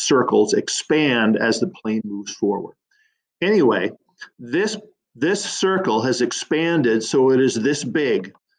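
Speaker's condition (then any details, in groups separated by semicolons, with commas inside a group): No condition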